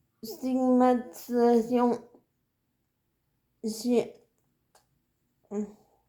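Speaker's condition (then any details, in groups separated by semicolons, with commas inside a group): Cerebral palsy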